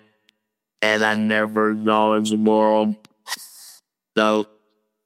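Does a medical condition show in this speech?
Yes: laryngectomy, total laryngectomy with electrolarynx; voice box removed for laryngeal cancer from smoking cigarettes, electric wand held to throat; no current signs of cancer, speaks with handheld electric wand (electrolarynx) at throat; robotic electric wand voice, hard to understand at first, talking effortful, wand not hard to learn.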